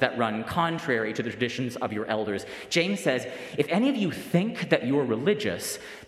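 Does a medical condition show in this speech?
No.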